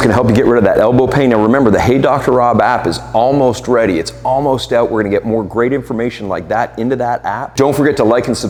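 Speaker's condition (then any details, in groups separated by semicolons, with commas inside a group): No condition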